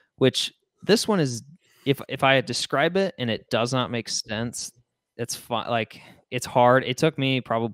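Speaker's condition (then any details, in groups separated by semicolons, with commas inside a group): No condition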